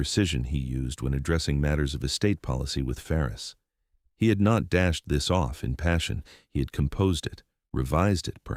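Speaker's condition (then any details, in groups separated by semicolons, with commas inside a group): No condition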